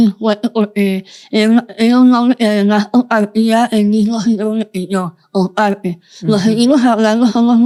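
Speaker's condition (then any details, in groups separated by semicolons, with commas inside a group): Moebius syndrome, congenital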